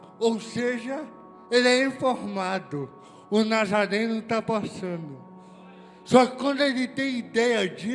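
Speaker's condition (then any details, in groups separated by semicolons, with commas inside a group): Cerebral palsy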